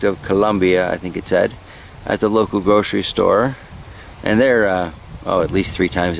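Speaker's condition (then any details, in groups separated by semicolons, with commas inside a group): No condition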